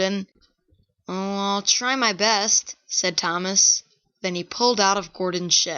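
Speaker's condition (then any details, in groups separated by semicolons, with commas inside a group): No condition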